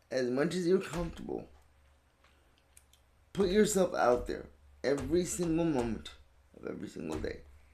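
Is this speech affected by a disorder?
Yes: cerebral palsy.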